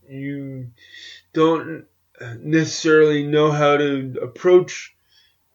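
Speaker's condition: Cerebral palsy; walks with crutches

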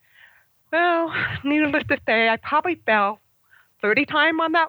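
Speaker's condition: Congenital hearing loss; about 75% hearing loss

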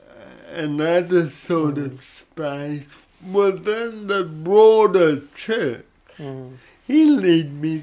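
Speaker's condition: Cerebral palsy; odd sort of voice

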